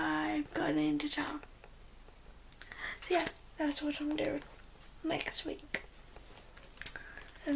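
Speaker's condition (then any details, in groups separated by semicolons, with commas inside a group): Cerebral palsy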